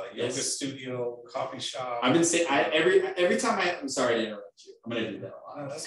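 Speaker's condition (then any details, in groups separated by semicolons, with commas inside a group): No condition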